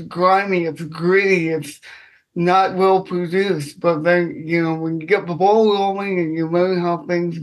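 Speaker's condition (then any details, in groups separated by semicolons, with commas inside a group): Cerebral palsy; self-conscious about speech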